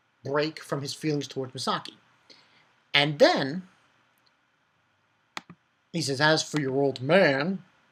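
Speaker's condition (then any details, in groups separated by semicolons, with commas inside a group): No condition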